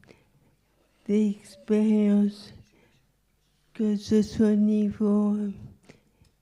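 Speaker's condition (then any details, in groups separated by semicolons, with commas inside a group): Locked-in syndrome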